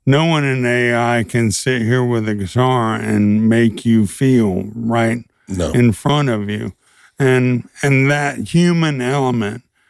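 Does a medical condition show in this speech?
Yes: ALS.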